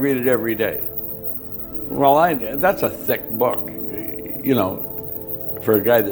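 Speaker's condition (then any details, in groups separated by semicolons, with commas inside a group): No condition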